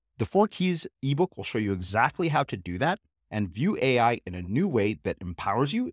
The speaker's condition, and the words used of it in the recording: No condition.